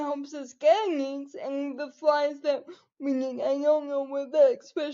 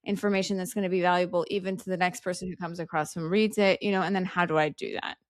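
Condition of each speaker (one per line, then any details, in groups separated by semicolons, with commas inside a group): Cerebral palsy quadriplegia; from birth, quadriplegic, all four limbs
No condition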